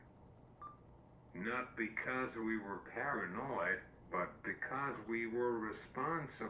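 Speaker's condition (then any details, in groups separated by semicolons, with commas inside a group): Cerebral palsy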